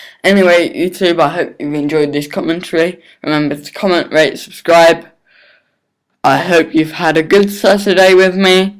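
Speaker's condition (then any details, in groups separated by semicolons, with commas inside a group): Cerebral palsy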